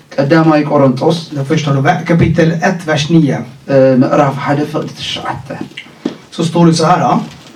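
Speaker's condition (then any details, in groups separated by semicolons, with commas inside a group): No condition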